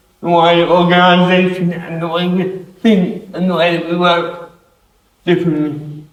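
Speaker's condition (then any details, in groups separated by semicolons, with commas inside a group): Cerebral palsy; affects hands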